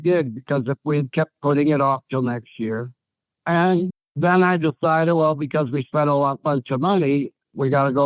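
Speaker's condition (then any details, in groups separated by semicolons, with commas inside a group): ALS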